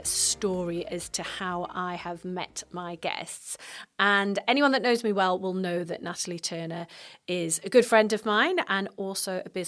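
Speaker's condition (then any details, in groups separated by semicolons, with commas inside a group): No condition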